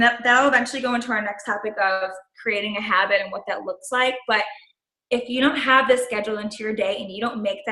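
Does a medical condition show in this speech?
No.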